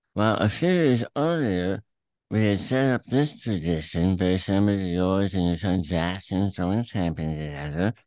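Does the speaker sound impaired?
Yes: throat cancer, tumor through tongue, attached to epiglottis; voice affected by cancer, eating issues from tongue tumor, still talks at length.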